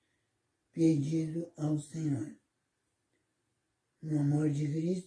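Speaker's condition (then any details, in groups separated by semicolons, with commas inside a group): Cerebellar ataxia; degenerative hereditary form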